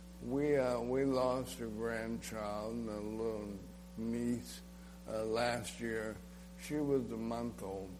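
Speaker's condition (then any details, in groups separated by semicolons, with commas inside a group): ALS; choking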